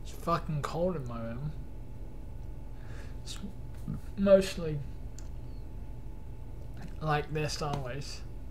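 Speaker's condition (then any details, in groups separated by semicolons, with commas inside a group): Cerebral palsy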